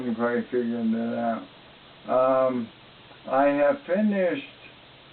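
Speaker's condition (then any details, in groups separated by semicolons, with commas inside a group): ALS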